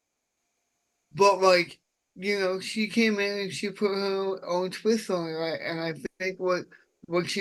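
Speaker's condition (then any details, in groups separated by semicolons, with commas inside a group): Cerebral palsy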